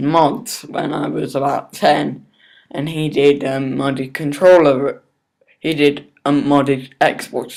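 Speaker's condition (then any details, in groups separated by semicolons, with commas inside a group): Cerebral palsy; not fully independent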